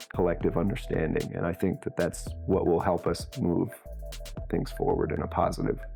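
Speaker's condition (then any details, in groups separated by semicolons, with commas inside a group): No condition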